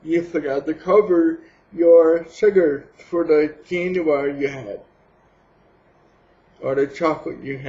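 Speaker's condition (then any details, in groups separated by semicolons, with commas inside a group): Cerebral palsy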